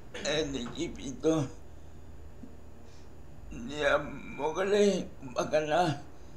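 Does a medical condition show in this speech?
Yes: cerebral palsy; uses wheelchair.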